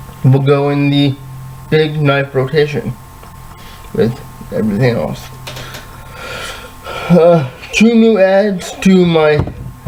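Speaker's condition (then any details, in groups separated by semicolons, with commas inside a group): Cerebral palsy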